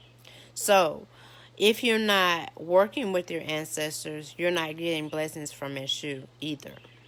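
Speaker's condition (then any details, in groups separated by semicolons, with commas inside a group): No condition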